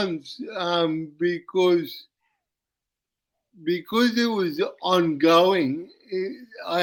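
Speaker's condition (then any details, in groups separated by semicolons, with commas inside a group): Cerebral palsy; uses wheelchair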